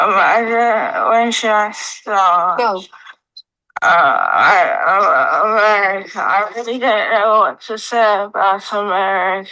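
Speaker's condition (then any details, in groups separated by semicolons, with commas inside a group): Parkinson's; deep brain stimulation implant; speech more fluent with stimulators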